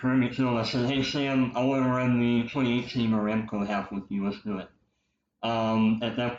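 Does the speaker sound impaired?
Yes: cleft lip and palate, popliteal pterygium syndrome; congenital.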